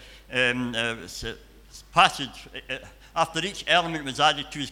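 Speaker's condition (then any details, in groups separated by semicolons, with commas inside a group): Cleft palate and cleft lip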